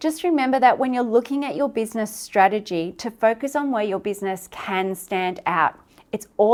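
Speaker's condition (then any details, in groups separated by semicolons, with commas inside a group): No condition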